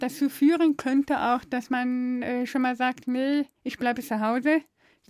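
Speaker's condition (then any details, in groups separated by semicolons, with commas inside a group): Deafness; deaf since birth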